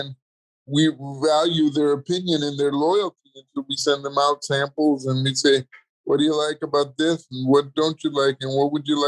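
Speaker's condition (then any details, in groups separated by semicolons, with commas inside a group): Cerebral palsy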